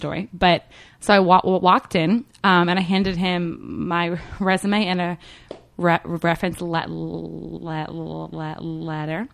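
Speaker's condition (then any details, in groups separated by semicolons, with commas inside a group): Stuttering; had stuttering therapy; openly discloses stuttering in job interviews; sometimes fluent when disclosing, slows down to explain stuttering to listeners; repeated sounds, prolonged sounds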